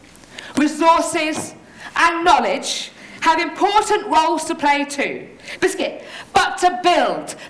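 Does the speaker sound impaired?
Yes: Tourette syndrome; neurological, uncontrollable movements and noises called tics, several daily seizure-like ticking fits, support worker helps; vocal tics interrupt speech, involuntary words and phrases, ticking fits cause complete loss of speech control.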